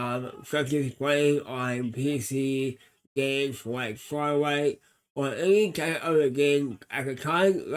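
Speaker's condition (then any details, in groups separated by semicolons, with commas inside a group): Cerebral palsy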